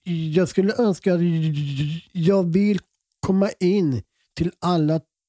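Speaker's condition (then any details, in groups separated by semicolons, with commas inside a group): Down syndrome; present from birth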